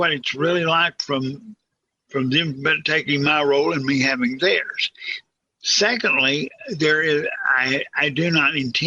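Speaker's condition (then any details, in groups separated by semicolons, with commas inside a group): Cerebral palsy; talks clearly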